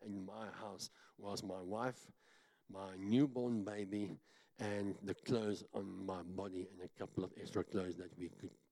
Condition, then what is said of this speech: Cleft palate. Now, I was born with a cleft palate. That's why I talk so funny.